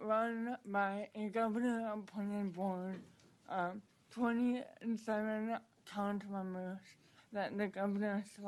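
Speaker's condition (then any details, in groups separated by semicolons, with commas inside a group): Cerebral palsy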